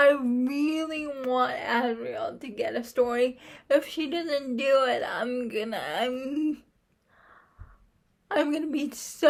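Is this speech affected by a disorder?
Yes: cerebral palsy; uses wheelchair.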